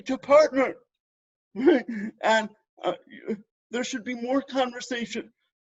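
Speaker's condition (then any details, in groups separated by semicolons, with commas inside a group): Cerebral palsy; spastic type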